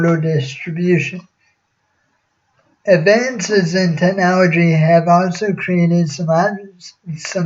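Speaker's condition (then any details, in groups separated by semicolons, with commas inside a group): Cerebral palsy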